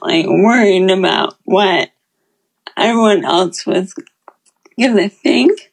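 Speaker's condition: Friedreich's ataxia; progressive, degenerative, moved from walking to walker to wheelchair, uses wheelchair

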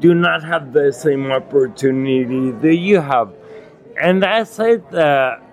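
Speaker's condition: Acquired ataxia with dysarthria, acquired; Lance-Adams syndrome; onset at 39

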